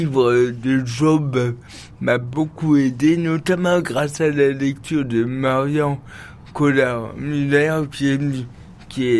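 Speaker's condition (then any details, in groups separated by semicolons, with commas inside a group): Cerebral palsy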